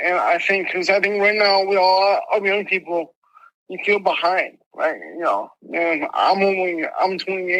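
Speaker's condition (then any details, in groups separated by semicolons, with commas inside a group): Mild cerebral palsy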